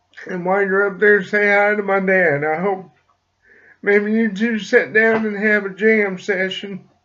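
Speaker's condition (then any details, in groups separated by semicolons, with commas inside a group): Cerebral palsy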